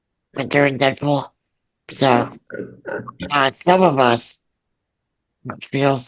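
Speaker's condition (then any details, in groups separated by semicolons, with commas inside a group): Muscular dystrophy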